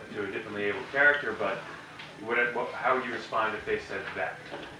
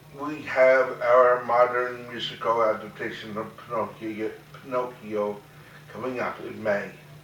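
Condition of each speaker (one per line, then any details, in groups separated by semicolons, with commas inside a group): No condition
Cerebral palsy; very mild form; mainly affects speech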